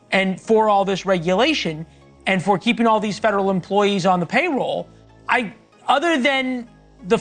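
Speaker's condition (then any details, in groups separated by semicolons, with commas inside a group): No condition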